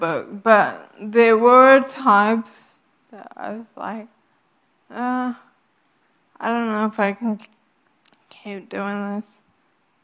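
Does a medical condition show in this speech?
Yes: Friedreich's ataxia; cannot speak if quiet.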